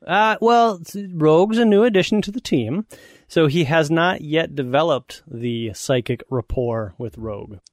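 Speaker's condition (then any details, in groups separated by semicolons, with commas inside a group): No condition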